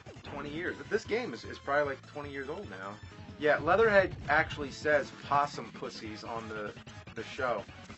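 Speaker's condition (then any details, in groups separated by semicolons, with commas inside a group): No condition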